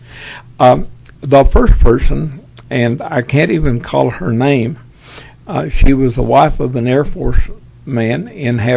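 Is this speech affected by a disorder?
Yes: Parkinson's; tremors as early symptom.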